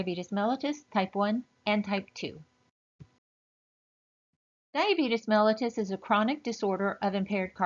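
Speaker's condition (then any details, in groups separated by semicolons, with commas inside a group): No condition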